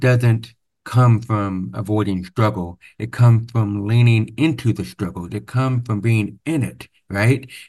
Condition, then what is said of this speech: Deafness. That's because I was born with a very severe hearing loss and had over 13 years of speech therapy.